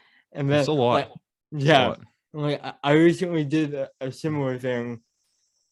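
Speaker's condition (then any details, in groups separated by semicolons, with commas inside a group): Cerebral palsy; mild speech impediment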